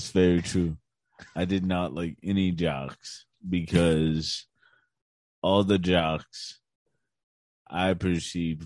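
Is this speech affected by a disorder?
Yes: cerebral palsy; hard to relax muscles.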